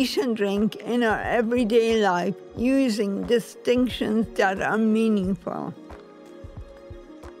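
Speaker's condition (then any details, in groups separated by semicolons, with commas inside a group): Cerebral palsy; difficulty eating, drinking and swallowing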